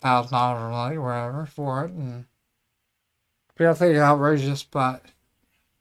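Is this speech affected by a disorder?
Yes: cerebellar ataxia; slurs a bit, voice affected a little, may need to repeat himself.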